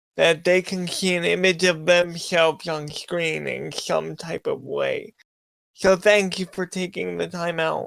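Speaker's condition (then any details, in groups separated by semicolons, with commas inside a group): Cerebral palsy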